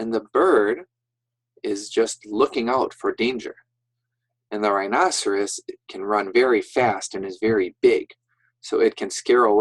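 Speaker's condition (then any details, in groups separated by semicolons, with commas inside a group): No condition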